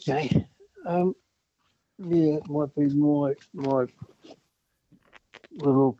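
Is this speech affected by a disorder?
Yes: Parkinson's; hand tremor; tremor shaking phone during call, changed hands, audio cutting in and out.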